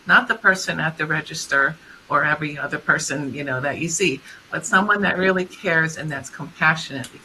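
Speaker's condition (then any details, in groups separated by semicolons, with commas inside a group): No condition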